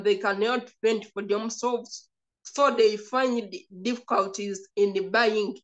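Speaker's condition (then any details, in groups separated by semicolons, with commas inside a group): Cerebral palsy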